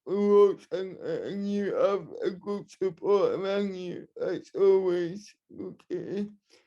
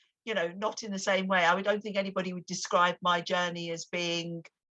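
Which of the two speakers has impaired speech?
The first: cerebral palsy; mixed spastic and dyskinetic, wheelchair user; speech impairment, minimised through ongoing practice.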